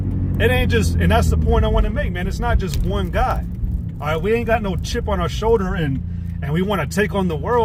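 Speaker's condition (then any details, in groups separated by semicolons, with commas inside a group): No condition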